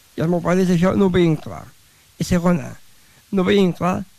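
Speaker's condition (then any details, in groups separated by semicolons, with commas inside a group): Down syndrome; needs extra time to understand and process explanations; describes self as very talkative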